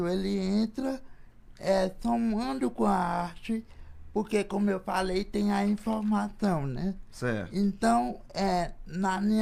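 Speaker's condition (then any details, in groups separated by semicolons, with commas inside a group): Cerebral palsy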